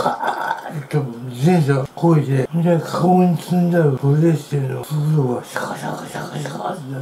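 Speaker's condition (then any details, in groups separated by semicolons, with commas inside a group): Tongue cancer, partial glossectomy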